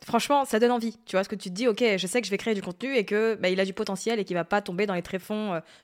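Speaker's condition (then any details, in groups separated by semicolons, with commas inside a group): No condition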